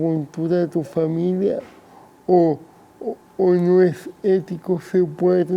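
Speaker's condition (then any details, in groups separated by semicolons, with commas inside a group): Cerebral palsy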